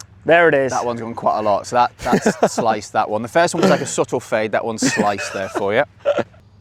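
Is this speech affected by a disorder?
No.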